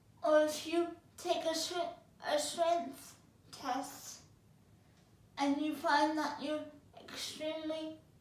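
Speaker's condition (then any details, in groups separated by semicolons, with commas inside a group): Cerebral palsy; affects all four limbs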